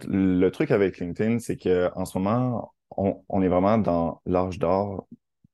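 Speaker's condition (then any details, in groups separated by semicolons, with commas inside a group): Stuttering; lives with stuttering, speech blocks at times; warns listeners speech may block during recording; attributed by speaker to capricious vocal cords; repeated sounds, prolonged sounds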